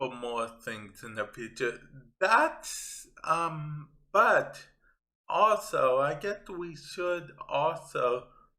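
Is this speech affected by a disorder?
Yes: cerebral palsy.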